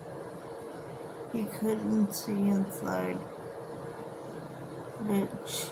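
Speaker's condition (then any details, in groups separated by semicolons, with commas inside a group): Cerebral palsy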